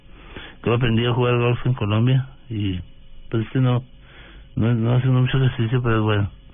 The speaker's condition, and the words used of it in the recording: Parkinson's disease. Que me vieran, que, como tengo la voz ahora que a veces me tiembla, a veces mm.